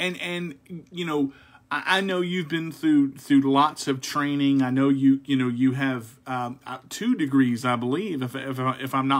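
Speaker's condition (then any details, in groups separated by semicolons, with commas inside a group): No condition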